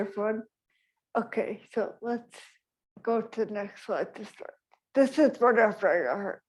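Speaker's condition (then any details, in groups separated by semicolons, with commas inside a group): Traumatic brain injury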